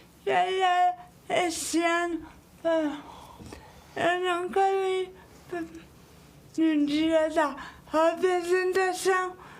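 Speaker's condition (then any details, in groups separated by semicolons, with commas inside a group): Cerebral palsy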